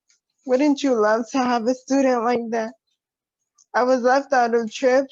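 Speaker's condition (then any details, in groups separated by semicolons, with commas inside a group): Cerebral palsy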